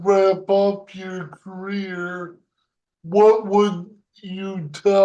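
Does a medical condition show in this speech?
Yes: cerebral palsy; speech impairment.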